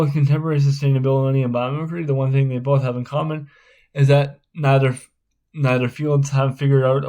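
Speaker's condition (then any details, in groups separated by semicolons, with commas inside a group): Spastic cerebral palsy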